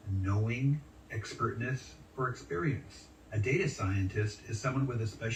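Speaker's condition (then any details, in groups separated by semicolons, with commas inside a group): No condition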